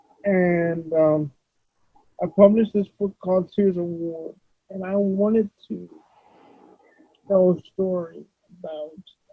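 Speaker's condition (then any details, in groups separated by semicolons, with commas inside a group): Cerebral palsy; erratic pitch, voice recognition often fails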